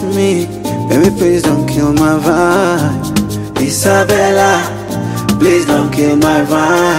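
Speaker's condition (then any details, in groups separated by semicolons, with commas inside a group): No condition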